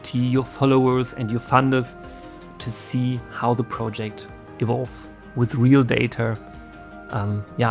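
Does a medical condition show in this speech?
No.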